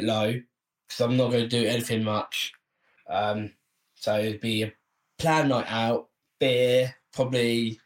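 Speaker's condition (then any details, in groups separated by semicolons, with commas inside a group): Down syndrome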